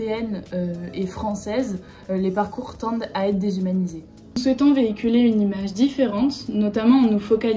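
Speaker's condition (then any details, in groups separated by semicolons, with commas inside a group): No condition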